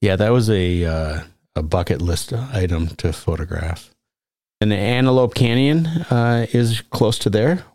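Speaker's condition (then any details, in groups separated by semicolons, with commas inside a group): No condition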